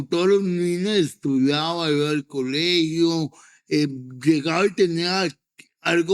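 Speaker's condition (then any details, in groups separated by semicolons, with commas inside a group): Cerebral palsy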